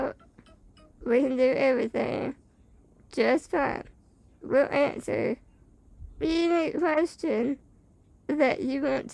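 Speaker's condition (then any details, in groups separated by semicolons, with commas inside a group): Spinal muscular atrophy type 2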